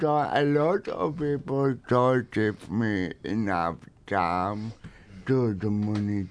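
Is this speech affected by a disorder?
Yes: cerebral palsy; present from birth, not an intellectual disability; typing messages often easier than speaking one-on-one.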